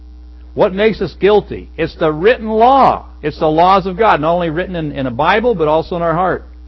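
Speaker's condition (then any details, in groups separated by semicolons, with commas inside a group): No condition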